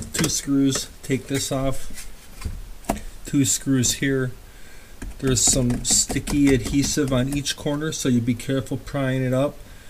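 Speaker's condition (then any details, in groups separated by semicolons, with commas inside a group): No condition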